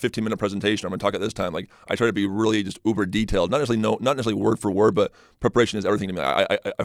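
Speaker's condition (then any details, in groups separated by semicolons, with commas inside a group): Stutter; stutters off the cuff, trips over words, can't get a word out, less when prepared and confident; repeated sounds, repeated words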